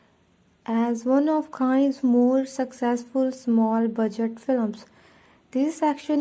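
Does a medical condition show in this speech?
No.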